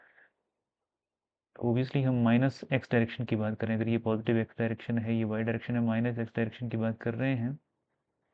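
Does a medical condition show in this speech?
No.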